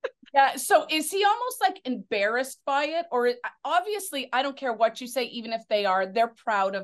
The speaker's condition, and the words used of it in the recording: None; typical speech.